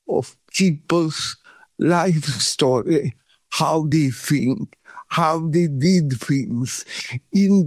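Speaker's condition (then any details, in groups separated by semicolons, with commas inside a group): Cerebral palsy; pain back within 3 days in Sweden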